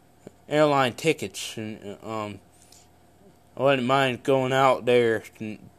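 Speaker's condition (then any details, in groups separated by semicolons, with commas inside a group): Cerebral palsy; congenital, no known medical cause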